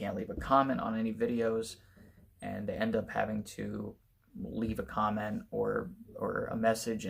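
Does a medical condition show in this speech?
No.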